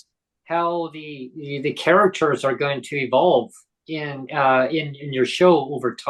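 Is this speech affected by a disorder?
No.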